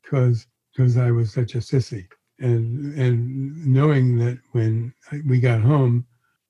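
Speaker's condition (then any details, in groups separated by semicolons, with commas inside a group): Parkinson's disease; onset around 81st birthday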